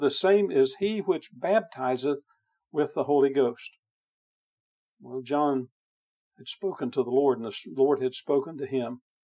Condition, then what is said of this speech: No condition.